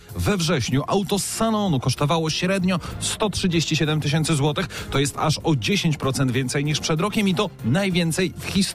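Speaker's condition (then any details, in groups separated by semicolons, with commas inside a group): No condition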